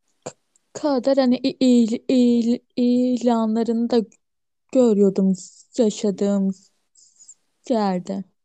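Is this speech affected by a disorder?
Yes: stuttering; failed 10-15 day cure center in Turkey, tongue and jaw exercises, practiced speech modification; part-word and sound repetitions, frequent fillers e and hani; here repeated sounds, prolonged sounds.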